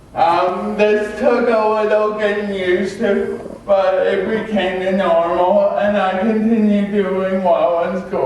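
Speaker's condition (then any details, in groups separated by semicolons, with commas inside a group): Cerebral palsy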